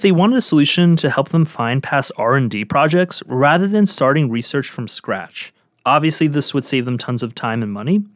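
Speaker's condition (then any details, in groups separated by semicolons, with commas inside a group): No condition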